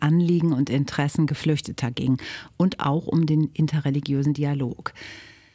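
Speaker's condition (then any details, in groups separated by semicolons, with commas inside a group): No condition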